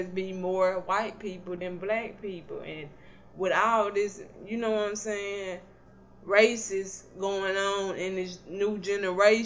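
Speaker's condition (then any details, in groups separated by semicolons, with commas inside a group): Cerebral palsy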